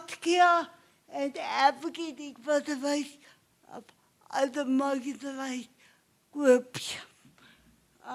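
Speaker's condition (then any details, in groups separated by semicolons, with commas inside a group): Cerebral palsy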